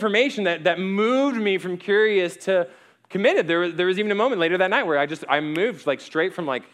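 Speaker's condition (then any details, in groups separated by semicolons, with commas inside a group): No condition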